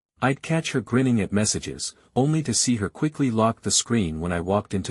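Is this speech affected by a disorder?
No.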